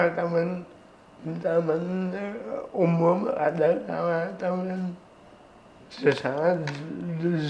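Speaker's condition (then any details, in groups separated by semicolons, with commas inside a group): Cerebral palsy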